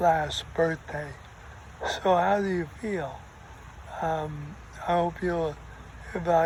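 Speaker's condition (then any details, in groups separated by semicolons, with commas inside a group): ALS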